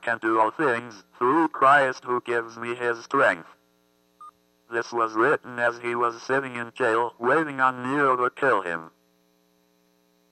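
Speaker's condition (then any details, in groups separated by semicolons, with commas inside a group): Athetoid cerebral palsy; constant muscle movement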